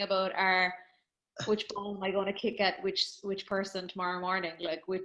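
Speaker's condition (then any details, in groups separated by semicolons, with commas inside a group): No condition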